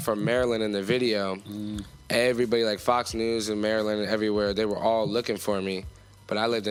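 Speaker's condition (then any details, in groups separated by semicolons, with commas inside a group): No condition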